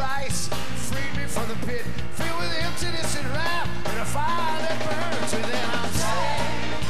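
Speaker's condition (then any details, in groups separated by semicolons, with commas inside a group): No condition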